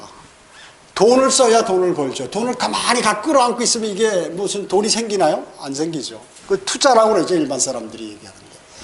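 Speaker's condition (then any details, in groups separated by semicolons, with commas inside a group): No condition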